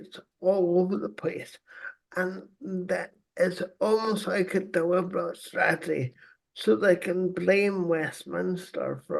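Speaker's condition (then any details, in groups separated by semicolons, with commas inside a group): Cerebral palsy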